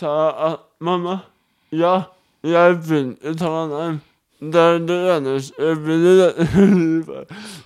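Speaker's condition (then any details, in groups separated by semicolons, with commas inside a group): Cerebral palsy; wheelchair user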